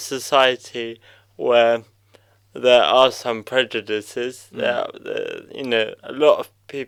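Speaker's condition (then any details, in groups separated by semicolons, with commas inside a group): Cerebral palsy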